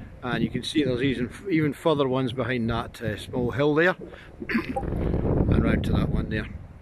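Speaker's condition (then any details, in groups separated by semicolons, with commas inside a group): No condition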